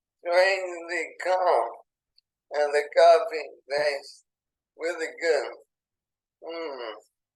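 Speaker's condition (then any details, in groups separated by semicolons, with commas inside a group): ALS; affects legs and lungs; burning in lungs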